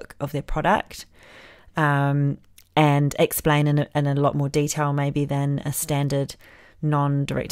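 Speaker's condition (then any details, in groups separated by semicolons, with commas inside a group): No condition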